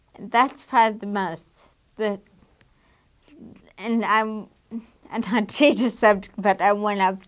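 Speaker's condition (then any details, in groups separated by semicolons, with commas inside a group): Damaged diaphragm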